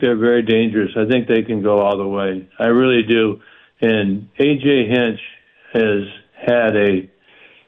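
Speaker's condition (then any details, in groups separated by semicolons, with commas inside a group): Parkinson's; stays active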